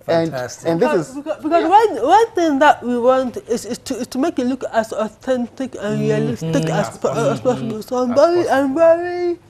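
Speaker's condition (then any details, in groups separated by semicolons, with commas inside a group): Cerebral palsy; cerebral palsy affecting motor development and movement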